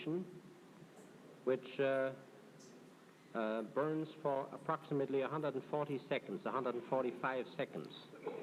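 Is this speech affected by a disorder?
No.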